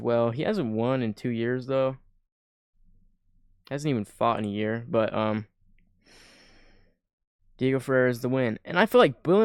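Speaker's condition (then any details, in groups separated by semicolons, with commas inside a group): No condition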